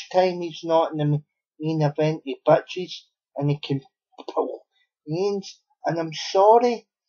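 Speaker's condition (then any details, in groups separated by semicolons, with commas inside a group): Cerebral palsy; unable to walk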